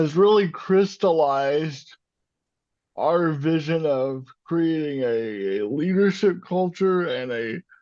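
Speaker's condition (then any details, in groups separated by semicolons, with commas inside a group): Cerebral palsy; speaks slower at times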